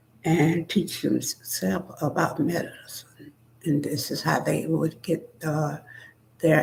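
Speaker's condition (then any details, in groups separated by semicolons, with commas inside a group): Spinal neurosarcoidosis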